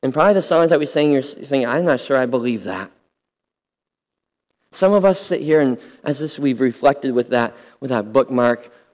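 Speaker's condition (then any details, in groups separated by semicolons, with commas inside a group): Cleft lip and palate; congenital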